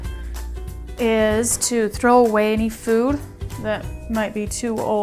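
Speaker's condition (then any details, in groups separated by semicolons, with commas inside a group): No condition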